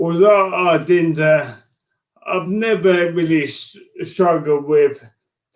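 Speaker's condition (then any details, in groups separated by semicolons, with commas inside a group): Motor neurone disease; diagnosed 2.5 years ago, onset 3.5 years ago; slow, slurred speech, early sign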